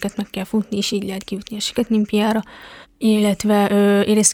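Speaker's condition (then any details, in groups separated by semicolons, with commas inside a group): Deafness; congenital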